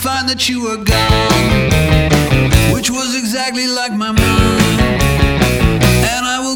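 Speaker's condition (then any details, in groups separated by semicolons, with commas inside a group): No condition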